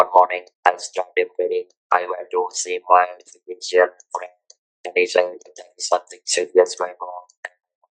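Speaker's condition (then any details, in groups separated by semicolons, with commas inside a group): Throat cancer, electrolarynx user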